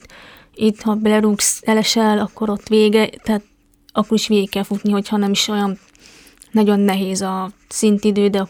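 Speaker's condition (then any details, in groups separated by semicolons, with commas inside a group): Deafness; congenital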